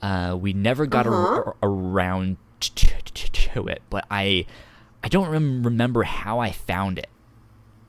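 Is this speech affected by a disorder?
Yes: stuttering; described as speech impediment; stutters when talking, stutter sometimes mistaken for shivering from cold; here prolonged sounds, blocks.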